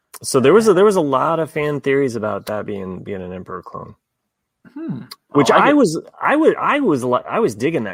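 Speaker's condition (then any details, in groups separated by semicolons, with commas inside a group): No condition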